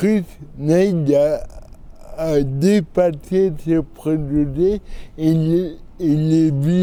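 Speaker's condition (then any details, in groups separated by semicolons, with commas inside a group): Cerebral palsy; from birth, medical error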